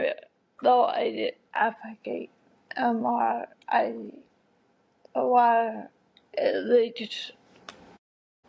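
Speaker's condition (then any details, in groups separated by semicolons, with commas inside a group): Multiple system atrophy; movement difficulty, no longer in speech therapy; speech first symptom, worsening, considering speech-generating device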